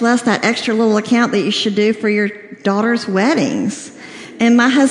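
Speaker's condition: Cleft lip and palate, severe

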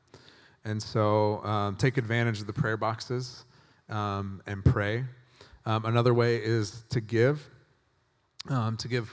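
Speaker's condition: No condition

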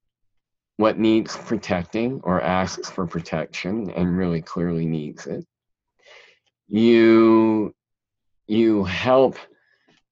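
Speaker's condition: Cleft palate; present since childhood

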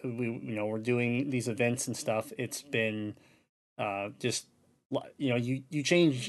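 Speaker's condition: Cleft palate; congenital cleft palate

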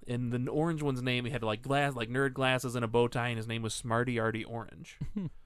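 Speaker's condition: No condition

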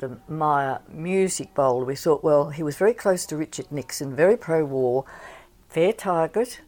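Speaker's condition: No condition

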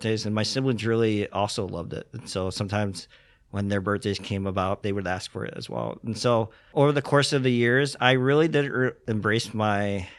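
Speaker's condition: Cleft lip and palate; congenital

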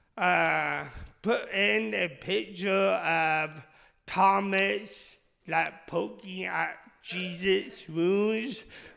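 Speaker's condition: Speech impediment; initially misdiagnosed

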